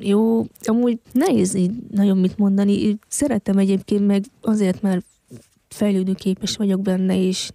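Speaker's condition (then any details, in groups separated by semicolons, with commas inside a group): Hearing loss since infancy; congenital, found at age one, device with surgery at 2.5, eight ear operations until age ten; wears hearing device, not allowed at deaf competitions, zero hearing without device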